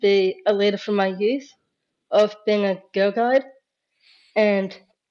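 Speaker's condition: Down syndrome

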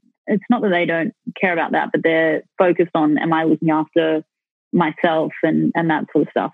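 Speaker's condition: No condition

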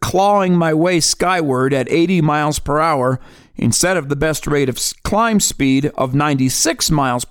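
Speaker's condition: No condition

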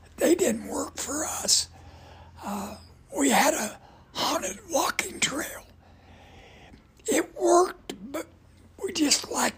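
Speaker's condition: Voice damage from cancer; raspy voice

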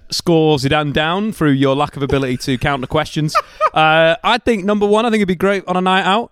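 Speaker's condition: No condition

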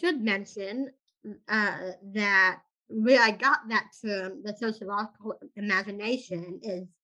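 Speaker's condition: Down syndrome; congenital, significant congenital heart condition

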